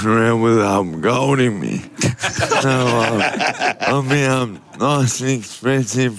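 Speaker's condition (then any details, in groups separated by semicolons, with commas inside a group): Motor neurone disease; sporadic motor neurone disease, deteriorating quickly; treated in Spain, exploring Melbourne TPS neuromodulation, nanocrystallized gold from Salt Lake US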